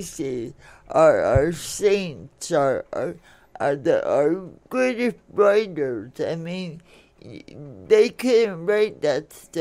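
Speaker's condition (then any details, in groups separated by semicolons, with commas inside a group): Cerebral palsy; speech affected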